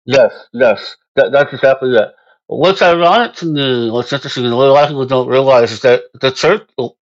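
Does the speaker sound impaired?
Yes: Moebius syndrome; a little hard to understand, certain letters hard to pronounce.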